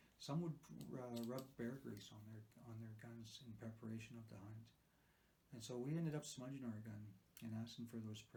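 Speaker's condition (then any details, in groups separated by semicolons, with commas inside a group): No condition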